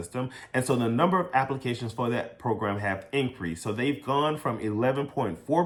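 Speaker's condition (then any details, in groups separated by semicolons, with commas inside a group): No condition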